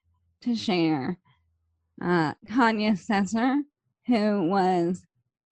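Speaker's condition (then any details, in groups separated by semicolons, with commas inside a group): ALS; slow progressing form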